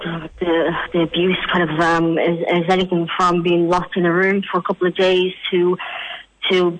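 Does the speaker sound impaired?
Yes: cleft palate; congenital, with leg problems, could not eat properly before age 6, over 30 surgeries in Ireland.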